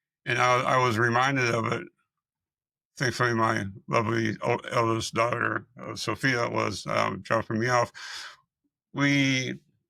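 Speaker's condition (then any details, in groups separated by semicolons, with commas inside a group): Multiple system atrophy; voice declining, pain medication impairs breathing at night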